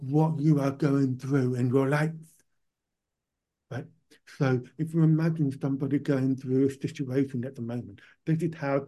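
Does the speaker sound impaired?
Yes: profound deafness, born profoundly deaf, cochlear implant; cochlear implant about 20 years, hears nothing with implant off.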